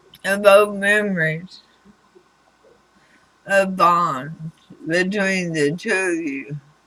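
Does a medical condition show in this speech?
Yes: throat cancer radiation damage.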